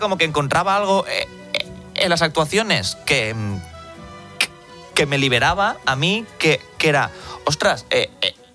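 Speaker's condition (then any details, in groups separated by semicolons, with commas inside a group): Stuttering; stuttering since childhood; stutter more or less controlled, sometimes gets out of control, gets stuck on words, stutters less when singing; repeated words, prolonged sounds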